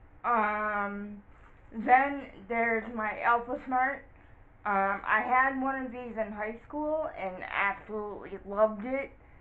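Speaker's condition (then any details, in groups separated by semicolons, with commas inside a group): Cerebral palsy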